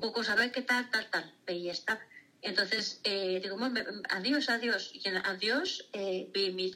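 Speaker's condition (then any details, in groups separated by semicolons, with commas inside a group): Aphasia after stroke; aphasia caused by stroke, husband Carlos recognised it and called emergency, rapid treatment, hands unaffected, cannot write; difficulty finding names of things, expression sometimes hard, cannot speak as wished, worse at night when tired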